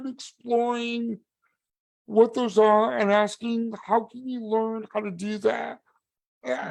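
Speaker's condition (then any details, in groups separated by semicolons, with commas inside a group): Cerebral palsy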